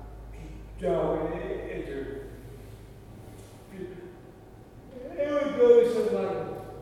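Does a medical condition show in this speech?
Yes: cerebral palsy; much improved.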